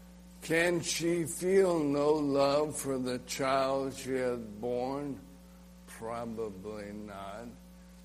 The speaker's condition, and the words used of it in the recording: ALS (motor neuron disease). Right now, you're patient with my speech, my slowness.